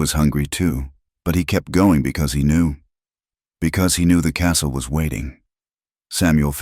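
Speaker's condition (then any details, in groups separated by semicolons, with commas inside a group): No condition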